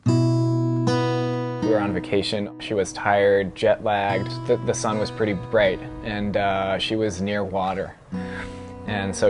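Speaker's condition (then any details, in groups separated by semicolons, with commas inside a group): No condition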